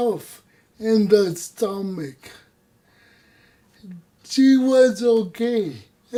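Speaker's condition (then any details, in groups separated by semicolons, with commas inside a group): Cerebral palsy; voice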